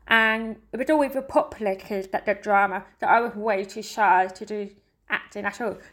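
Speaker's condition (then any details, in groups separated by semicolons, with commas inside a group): Deafness; hears song beat and singing but not words, heavy metal rock indistinct, uses sign language; dances by counting and following partner Giovanni's lead, not the music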